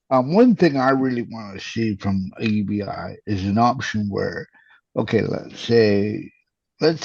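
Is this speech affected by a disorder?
Yes: cerebral palsy.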